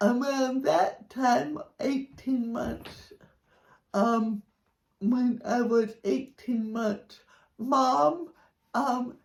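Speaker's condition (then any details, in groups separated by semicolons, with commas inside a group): Cerebral palsy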